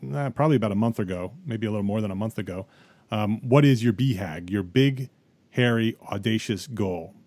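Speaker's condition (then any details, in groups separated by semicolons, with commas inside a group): No condition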